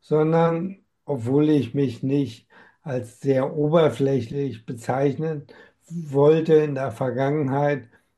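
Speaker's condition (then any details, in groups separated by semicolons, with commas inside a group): Amyotrophic lateral sclerosis; diagnosed at 47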